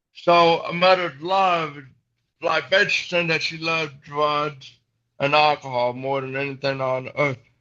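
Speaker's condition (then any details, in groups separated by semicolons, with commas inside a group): Cerebral palsy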